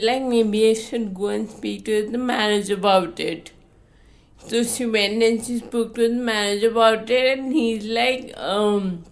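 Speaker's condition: Friedreich's ataxia; diagnosed age 12-13 in UAE, progressive muscle degeneration, described as terminal, wheelchair user since teens

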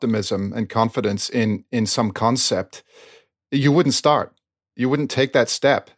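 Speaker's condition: No condition

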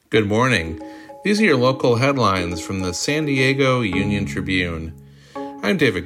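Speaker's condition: No condition

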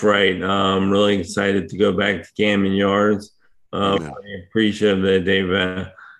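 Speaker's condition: ALS; difficulty speaking for long periods

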